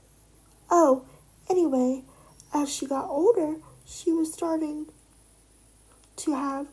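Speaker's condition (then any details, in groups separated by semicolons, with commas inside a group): Cerebral palsy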